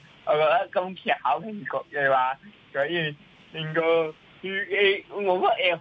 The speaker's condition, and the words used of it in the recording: Cerebral palsy. 因为我手部同手部肌肉等等嘅控制有少少唔系太灵活啊，好似要一夹嘅，同埋口部嘅肌肉嗰度都會影響